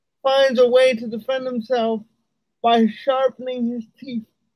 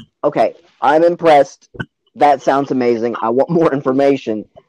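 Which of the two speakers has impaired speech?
The first: cerebral palsy; uses wheelchair, types with one finger; slow speech, hard to use speech-to-text.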